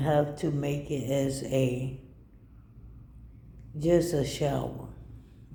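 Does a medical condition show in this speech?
Yes: ALS.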